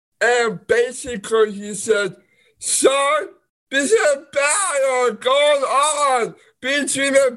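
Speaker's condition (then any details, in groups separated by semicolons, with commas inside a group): Down syndrome; brain processing issue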